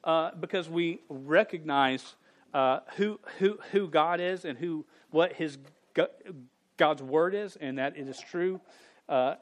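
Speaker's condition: Stutter; stutter since age 5, persisted through teenage years, no successful fix; still stutters, speaking publicly for about 23-24 years; not fully fluent, stuttered on own name as teenager; repeated sounds, prolonged sounds, blocks

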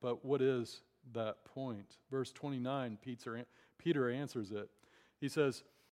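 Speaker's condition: No condition

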